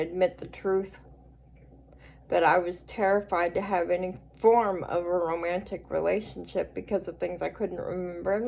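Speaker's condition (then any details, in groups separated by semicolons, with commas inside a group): Cerebral palsy; speech noticeably atypical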